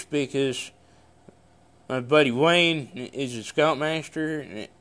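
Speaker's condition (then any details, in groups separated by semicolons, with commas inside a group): Cerebral palsy; congenital, no known medical cause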